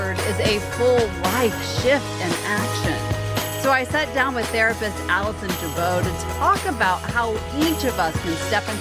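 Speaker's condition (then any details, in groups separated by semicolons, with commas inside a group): No condition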